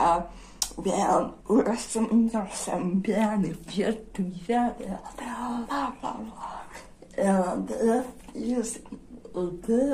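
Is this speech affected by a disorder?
Yes: generalized dystonia.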